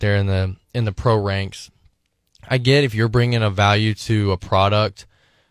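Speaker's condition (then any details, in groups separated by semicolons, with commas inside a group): No condition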